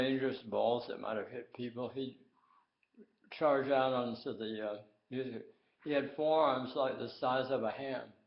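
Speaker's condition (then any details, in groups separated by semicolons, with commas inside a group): Tongue cancer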